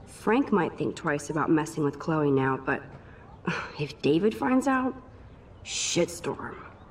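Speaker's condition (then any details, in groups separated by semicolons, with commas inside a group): No condition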